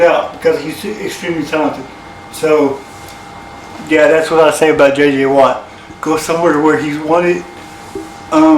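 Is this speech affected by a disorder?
Yes: cerebral palsy; from birth.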